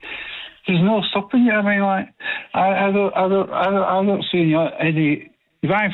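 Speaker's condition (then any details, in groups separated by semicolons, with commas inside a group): Parkinson's; young onset Parkinson's, diagnosed at age 20; currently struggling with walking, depression linked to Parkinson's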